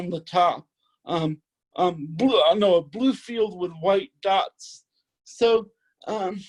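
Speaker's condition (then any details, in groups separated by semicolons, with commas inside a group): Cerebral palsy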